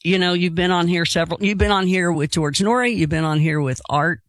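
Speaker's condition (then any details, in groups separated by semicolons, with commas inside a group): No condition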